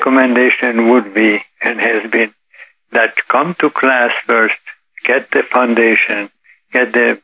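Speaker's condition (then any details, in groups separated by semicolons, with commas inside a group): Parkinson's disease; now 84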